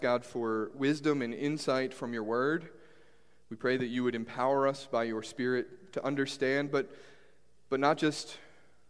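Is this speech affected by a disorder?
No.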